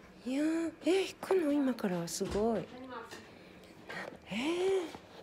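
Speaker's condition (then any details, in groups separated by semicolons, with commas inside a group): No condition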